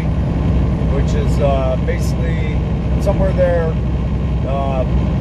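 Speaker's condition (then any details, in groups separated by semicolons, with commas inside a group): No condition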